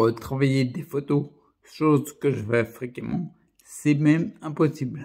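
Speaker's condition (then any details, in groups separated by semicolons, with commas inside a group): Primary progressive multiple sclerosis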